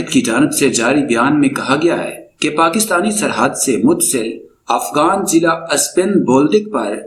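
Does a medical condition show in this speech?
No.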